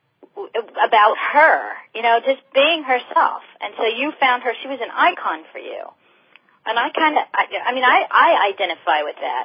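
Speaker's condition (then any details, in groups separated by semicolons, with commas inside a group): No condition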